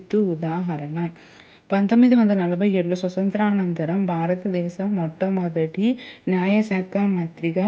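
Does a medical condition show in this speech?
No.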